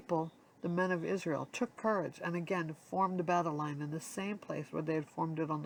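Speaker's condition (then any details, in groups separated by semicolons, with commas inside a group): No condition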